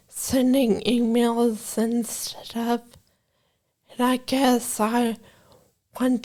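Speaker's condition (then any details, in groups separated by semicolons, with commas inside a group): Brain injury from aneurysm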